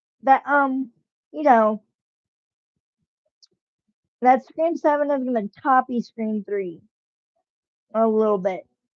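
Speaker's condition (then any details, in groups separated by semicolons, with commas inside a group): Cerebral palsy, spastic; from birth, muscle spasms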